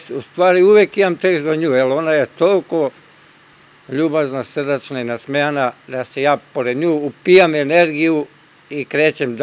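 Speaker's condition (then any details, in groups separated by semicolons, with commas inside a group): No condition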